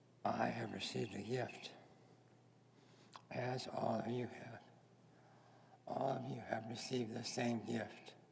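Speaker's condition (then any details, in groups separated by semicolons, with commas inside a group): Head and neck cancer; earlier head and neck cancer, surgery; third recurrence, tumor behind ear, facial and vocal cord paralysis; vocal cord paralysis affects voice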